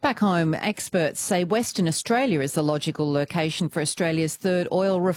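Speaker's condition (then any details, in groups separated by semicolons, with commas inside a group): No condition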